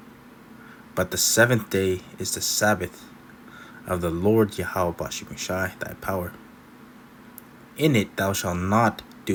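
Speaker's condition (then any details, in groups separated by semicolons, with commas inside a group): No condition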